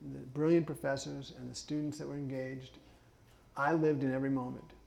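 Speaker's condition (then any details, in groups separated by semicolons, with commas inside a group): Parkinson's; ice water harms vocal cords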